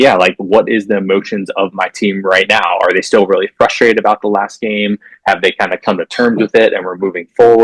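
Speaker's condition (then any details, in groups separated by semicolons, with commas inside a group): No condition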